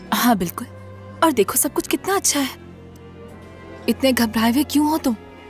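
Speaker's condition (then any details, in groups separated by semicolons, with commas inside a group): No condition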